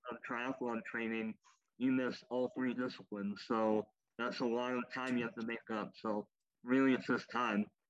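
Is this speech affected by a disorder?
Yes: cleft lip and palate; congenital cleft lip and palate, popliteal pterygium syndrome, genetic disorder, malformed legs, knee arthritis, amputation.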